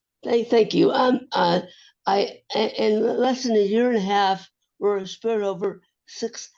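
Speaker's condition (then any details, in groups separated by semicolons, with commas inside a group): Acquired brain injury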